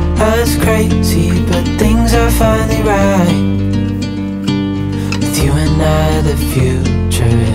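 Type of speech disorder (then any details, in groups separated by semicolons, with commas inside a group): None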